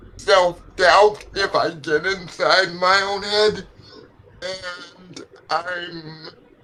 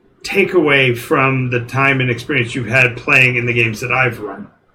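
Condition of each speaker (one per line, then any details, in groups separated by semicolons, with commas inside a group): Cerebral palsy; legs affected
No condition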